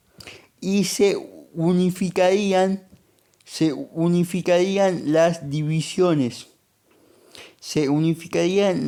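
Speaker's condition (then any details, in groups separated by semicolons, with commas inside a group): Cerebral palsy; monthly medication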